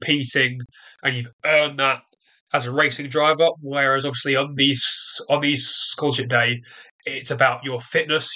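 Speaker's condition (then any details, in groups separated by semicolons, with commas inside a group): Stutter; developmental, onset early childhood, lifelong, more severe during trial, barely able to speak first six months in prison; stutters during this interview; ignores disfluencies and keeps talking, media presence trained as main focus; prolonged sounds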